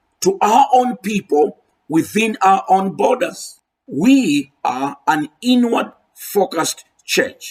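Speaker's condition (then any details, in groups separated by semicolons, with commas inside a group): No condition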